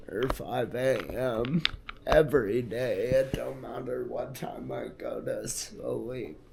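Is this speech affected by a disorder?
Yes: multiple sclerosis.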